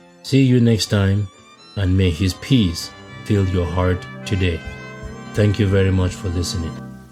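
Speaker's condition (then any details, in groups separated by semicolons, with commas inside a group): No condition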